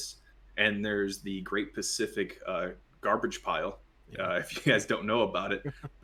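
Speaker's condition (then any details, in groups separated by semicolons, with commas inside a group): No condition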